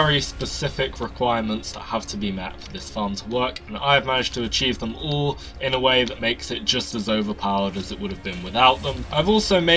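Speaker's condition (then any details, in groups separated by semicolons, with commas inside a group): No condition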